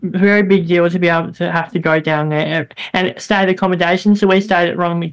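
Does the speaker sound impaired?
Yes: bilateral cleft lip and palate; congenital, many operations from 3 months, hip bone graft into mouth, throat surgery, braces, low motor skills; speech greatly improved after years of speech therapy; childhood voice squeaky, very airy, nasal, speech hindered drama.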